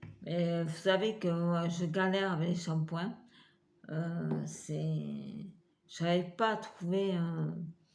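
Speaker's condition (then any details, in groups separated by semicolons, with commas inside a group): Multiple sclerosis; uses wheelchair, trialling electric wheelchair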